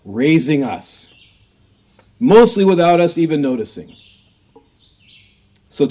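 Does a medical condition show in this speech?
No.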